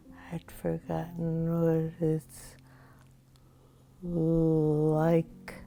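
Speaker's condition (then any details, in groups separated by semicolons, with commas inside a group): Parkinson's disease, severe; stage 5, progressing, cannot walk, stimulation treatment; breathy, weak, fatiguing speech, intelligibility varies daily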